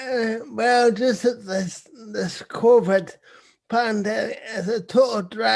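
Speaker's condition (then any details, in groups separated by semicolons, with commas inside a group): Cerebral palsy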